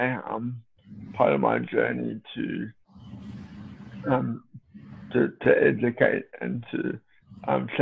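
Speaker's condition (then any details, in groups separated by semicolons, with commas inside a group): Cerebral palsy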